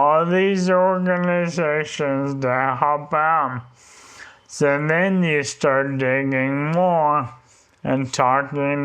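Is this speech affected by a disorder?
Yes: ALS; slow progression, leg onset.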